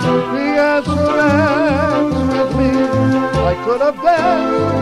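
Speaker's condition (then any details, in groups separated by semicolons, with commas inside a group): No condition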